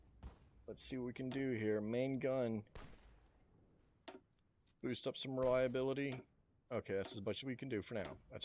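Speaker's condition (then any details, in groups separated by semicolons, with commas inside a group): No condition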